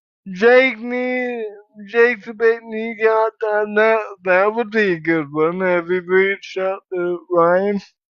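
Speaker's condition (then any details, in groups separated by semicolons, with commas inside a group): Cerebral palsy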